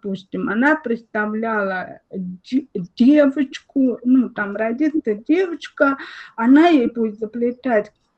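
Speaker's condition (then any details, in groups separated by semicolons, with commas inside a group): Cerebral palsy, spastic diplegia; caused by birth trauma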